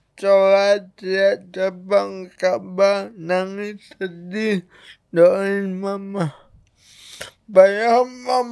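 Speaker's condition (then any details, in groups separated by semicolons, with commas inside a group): Cerebral palsy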